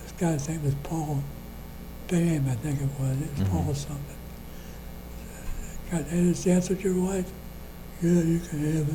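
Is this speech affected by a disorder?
Yes: Parkinson's disease.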